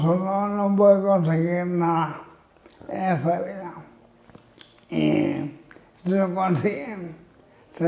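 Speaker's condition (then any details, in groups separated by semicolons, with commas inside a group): Amyotrophic lateral sclerosis (ela)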